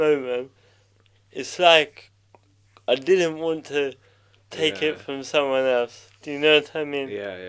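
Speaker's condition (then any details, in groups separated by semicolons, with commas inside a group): Cerebral palsy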